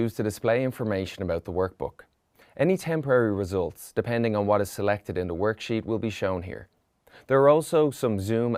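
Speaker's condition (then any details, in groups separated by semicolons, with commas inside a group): No condition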